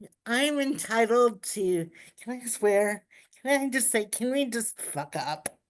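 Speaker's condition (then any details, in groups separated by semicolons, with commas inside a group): Cerebral palsy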